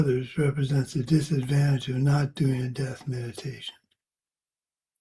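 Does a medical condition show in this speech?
Yes: Parkinson's; age 73.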